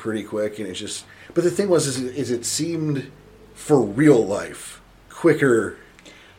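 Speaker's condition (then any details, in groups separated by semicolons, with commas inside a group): No condition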